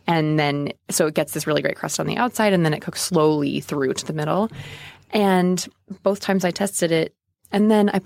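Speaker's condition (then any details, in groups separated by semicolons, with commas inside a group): No condition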